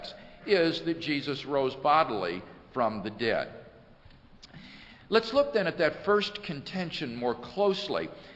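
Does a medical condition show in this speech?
No.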